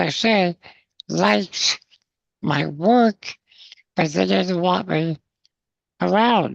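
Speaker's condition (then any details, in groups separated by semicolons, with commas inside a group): Spinal muscular atrophy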